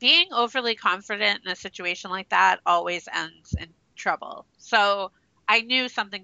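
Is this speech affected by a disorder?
No.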